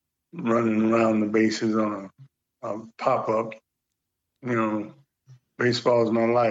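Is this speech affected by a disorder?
Yes: Parkinson's; slight stutter attributed to Parkinson's.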